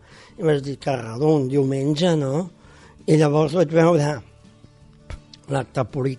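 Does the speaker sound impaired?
Yes: Down syndrome; congenital, born with it.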